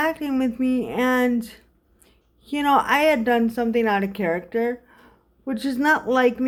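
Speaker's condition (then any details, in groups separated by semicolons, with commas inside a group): Cerebral palsy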